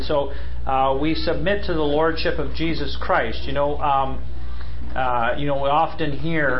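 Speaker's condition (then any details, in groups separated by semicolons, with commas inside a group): No condition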